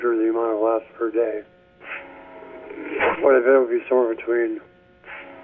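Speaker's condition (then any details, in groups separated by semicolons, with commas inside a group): ALS; speech getting worse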